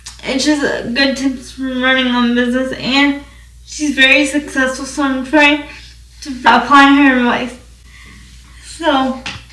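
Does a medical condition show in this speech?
Yes: cerebral palsy, spastic quadriplegic.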